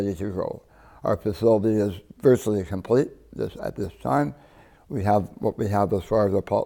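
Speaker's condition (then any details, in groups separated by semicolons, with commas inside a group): Tongue cancer, partial glossectomy; tongue carcinoma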